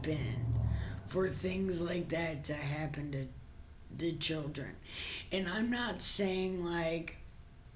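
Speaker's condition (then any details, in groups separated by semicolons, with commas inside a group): Brain injury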